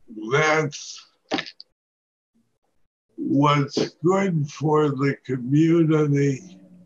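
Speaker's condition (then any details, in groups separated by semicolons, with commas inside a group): Parkinson's disease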